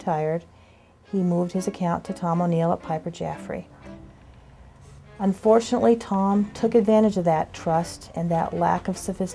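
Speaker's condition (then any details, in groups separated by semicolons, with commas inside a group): No condition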